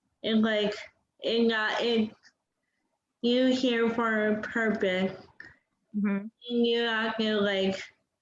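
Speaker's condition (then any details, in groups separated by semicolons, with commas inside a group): Cerebral palsy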